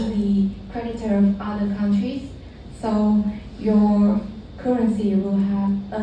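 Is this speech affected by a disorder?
No.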